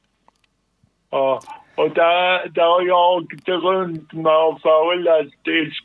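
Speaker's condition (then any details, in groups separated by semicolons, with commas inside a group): Cerebral palsy; sudden involuntary jerks, considered a functional impairment not a disease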